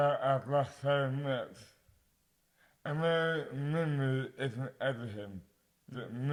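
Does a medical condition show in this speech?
Yes: dystonia; mouth impairment affects speech.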